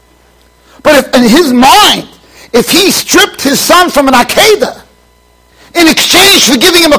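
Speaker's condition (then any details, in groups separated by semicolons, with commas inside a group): No condition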